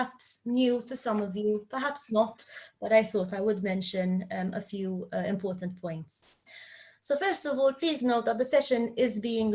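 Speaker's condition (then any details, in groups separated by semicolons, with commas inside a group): No condition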